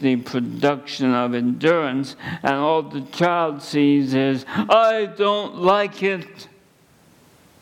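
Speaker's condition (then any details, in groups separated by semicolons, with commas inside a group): ALS; at least a couple of months since diagnosis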